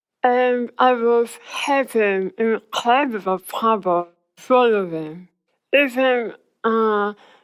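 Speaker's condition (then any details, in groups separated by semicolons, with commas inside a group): Tongue cancer surgery; tongue squamous cell cancer, tongue removed and reconstructed with leg bone; diagnosed years ago; speech impaired after surgery, hard to understand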